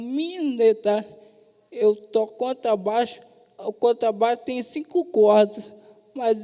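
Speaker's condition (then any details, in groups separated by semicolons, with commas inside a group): Traumatic brain injury, severe; serious accident, nerve damage with sequelae; 23 days in ICU, then vegetative state; regained sounds after predicted inability to speak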